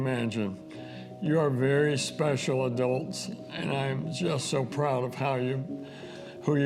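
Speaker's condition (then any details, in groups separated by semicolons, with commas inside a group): ALS; diagnosed almost two years ago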